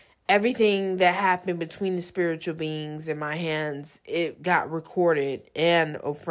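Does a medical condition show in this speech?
No.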